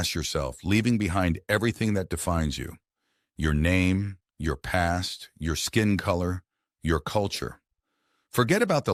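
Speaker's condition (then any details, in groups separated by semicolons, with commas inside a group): No condition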